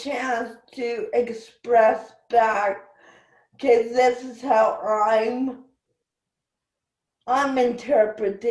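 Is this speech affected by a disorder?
Yes: cerebral palsy.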